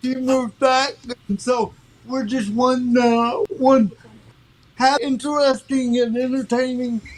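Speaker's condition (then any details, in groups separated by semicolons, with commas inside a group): Cerebral palsy; from birth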